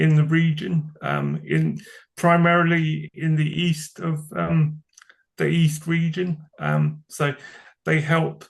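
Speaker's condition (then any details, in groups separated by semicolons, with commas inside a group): Cerebral palsy; from birth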